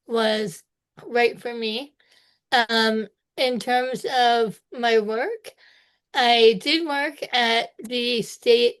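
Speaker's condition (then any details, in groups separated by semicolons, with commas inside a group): Spinal muscular atrophy type two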